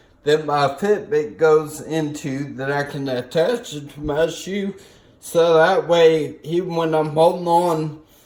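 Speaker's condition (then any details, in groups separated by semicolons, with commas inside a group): Brain injury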